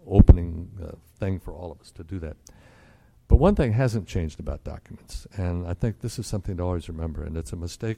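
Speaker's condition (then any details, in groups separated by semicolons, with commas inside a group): No condition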